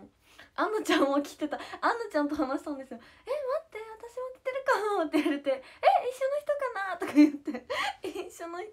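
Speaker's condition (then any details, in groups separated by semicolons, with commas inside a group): No condition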